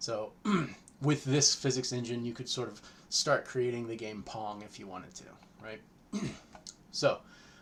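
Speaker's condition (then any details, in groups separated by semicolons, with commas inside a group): No condition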